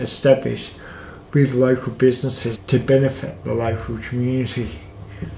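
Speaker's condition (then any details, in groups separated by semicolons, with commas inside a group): Cerebral palsy, mild; speech affected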